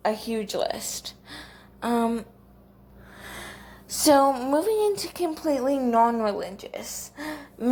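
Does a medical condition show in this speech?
Yes: cerebral palsy, athetoid.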